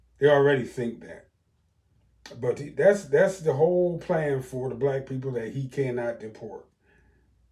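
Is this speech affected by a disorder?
No.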